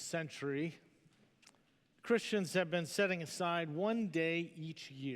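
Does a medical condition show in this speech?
No.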